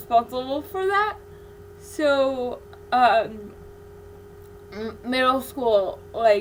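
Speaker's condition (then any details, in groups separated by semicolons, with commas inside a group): Cerebral palsy; infant ventilator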